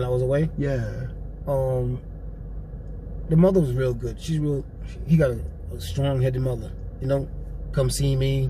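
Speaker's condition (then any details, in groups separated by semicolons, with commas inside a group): No condition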